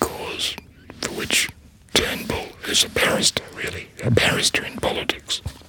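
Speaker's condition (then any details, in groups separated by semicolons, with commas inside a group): Laryngectomy, voice prosthesis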